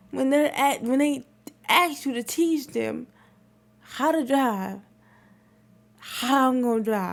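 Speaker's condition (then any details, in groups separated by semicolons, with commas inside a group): Cerebral palsy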